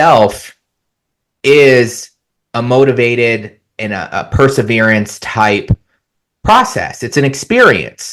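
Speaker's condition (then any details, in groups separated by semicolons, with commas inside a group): No condition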